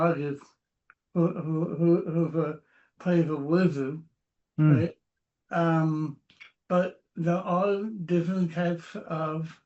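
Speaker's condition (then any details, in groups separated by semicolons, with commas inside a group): Cerebral palsy; noticeable speech impediment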